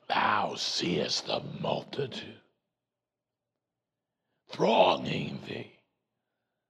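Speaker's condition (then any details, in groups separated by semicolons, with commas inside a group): Voice box removal needed; vocal cord cancer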